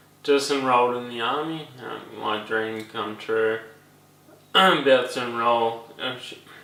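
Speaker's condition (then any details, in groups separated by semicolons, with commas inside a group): Brain injury; caused by accident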